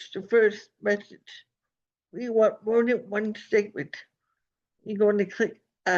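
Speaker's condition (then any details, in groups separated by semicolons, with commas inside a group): Cerebral palsy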